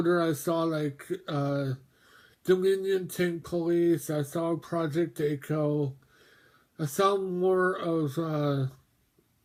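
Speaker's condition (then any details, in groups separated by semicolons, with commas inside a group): Mobius syndrome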